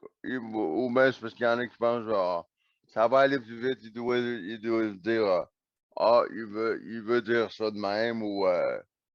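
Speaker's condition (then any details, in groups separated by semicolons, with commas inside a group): Neonatal cerebral palsy; oxygen loss at birth, operation at age 4, muscle atrophy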